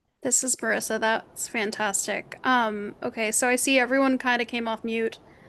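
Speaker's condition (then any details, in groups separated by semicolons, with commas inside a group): No condition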